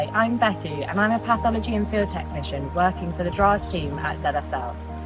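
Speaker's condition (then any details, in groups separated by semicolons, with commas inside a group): No condition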